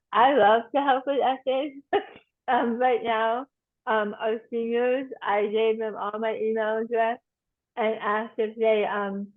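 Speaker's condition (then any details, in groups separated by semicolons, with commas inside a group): Tongue cancer surgery and reconstruction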